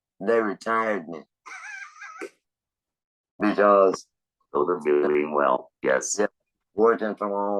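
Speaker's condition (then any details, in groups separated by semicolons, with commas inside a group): Laryngectomy; laryngectomy for cancer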